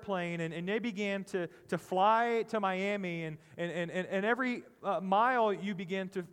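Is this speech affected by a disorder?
No.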